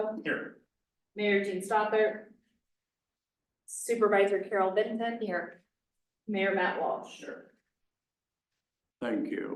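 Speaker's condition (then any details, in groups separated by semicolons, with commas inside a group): No condition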